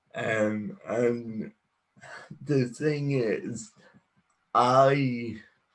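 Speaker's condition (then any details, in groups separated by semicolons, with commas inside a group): Cerebral palsy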